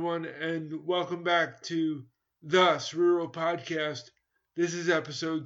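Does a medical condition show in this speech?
Yes: cerebral palsy; uses crutches for walking.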